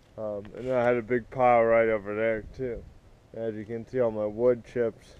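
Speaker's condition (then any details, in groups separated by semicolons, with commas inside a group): Cerebral palsy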